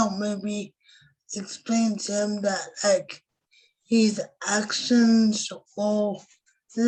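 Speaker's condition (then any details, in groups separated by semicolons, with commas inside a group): Cerebral palsy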